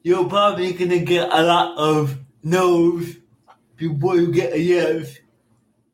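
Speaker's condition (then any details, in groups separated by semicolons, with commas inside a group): Cerebral palsy; speech impairments, speech therapy from age seven with jeff in orlando, school speaking device declined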